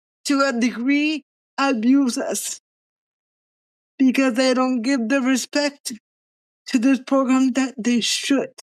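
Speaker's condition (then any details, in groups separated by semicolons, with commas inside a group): Cerebral palsy; present from birth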